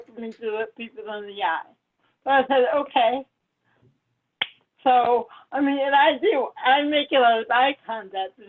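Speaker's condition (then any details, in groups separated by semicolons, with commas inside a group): Cerebral palsy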